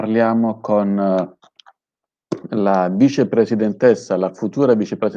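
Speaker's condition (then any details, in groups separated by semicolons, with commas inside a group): No condition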